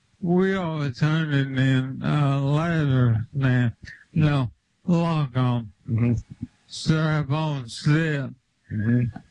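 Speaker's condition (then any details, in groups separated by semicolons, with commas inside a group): ALS; limb onset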